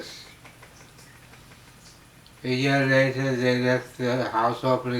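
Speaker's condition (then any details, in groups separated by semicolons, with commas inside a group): Slurred speech from poisoning; hypersalivation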